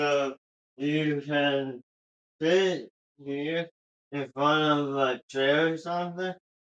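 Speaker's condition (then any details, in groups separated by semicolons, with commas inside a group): Tongue cancer surgery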